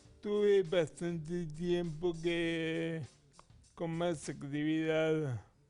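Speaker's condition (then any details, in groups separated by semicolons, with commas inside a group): Friedreich's ataxia; genetic, from birth, cardiac involvement; wheelchair user, currently fairly stable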